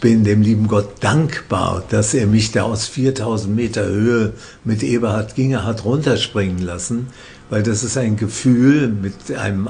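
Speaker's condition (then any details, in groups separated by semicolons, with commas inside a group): Parkinson's disease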